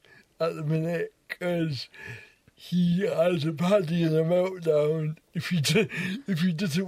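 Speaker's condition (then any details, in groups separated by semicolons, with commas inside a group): Cerebral palsy; wheelchair user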